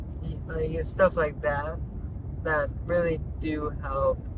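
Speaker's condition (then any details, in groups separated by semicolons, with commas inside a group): Traumatic brain injury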